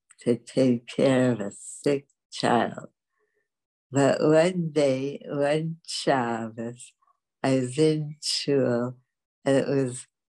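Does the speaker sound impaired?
Yes: dystonia; speech loss began after UCLA, mute 40 years, typed needs on typewriter, symptoms when speaking.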